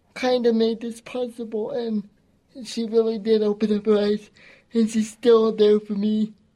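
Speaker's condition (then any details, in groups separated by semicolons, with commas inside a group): Cerebral palsy; gentle, calm, strong voice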